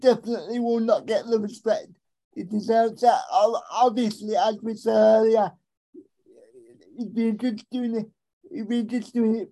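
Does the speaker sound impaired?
Yes: cerebral palsy; able to communicate, stutters a lot, worse when distracted by several things.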